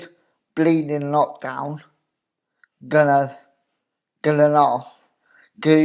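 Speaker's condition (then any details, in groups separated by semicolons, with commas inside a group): Cerebral palsy; obvious speech impediment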